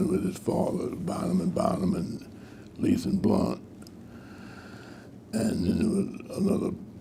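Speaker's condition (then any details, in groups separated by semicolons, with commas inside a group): Parkinson's disease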